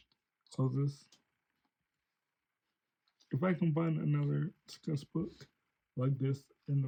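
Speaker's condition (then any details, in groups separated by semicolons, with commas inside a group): Cerebral palsy; since birth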